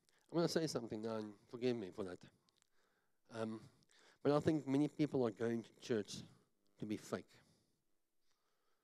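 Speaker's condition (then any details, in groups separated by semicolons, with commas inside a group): Cleft palate; talks funny, self-described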